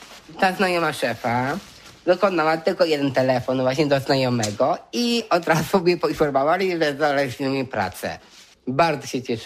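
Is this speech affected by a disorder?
Yes: Down syndrome; sometimes forgets things.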